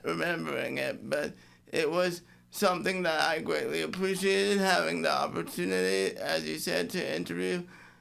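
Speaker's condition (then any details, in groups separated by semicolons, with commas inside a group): Cerebral palsy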